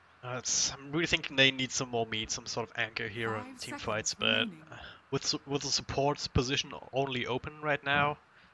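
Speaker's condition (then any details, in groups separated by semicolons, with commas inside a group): No condition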